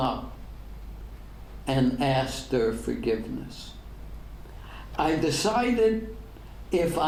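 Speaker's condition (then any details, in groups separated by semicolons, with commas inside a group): ALS; degenerative; diagnosed ten years ago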